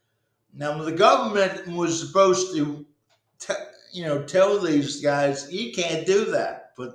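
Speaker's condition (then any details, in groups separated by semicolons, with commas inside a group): Cerebral palsy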